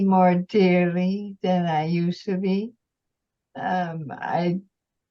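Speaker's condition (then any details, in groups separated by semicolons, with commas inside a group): Multiple system atrophy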